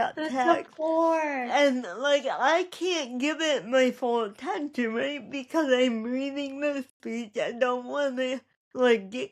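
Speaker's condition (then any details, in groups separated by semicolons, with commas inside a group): Cerebral palsy; spastic, ataxic features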